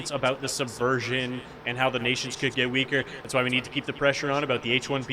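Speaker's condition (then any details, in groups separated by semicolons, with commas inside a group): No condition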